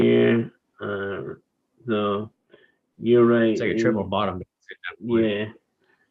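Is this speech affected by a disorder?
Yes: cerebral palsy; wheelchair user.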